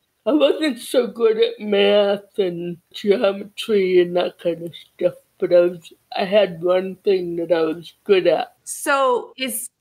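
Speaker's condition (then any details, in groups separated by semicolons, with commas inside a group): Cerebral palsy; from birth, deaf in both ears; childhood speech therapy, lip reading training to improve speech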